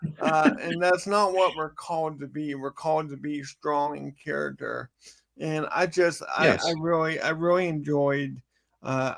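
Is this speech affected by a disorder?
Yes: cerebral palsy; from birth.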